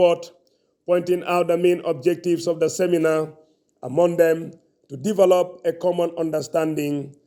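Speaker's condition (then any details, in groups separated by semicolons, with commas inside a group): No condition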